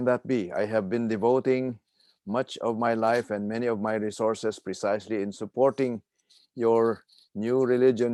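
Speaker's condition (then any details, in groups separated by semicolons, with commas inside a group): No condition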